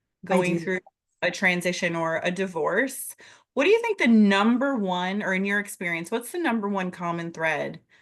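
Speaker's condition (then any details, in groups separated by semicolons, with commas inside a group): No condition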